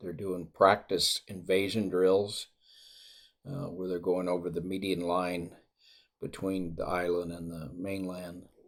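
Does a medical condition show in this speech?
No.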